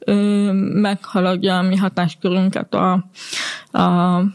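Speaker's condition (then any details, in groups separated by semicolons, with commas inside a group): Hearing impairment; used speech-to-text interpreter in university lectures, colleague helps when not understanding in groups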